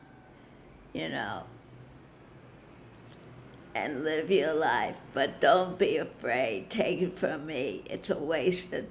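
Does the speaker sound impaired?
Yes: Parkinson's disease; stopped listening to doctor after diagnosis, followed own path.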